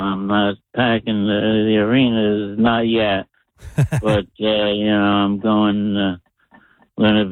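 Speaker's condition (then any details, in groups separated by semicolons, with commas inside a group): Parkinson's disease; sings in group whose members all have Parkinson's; doing not bad at all with Parkinson's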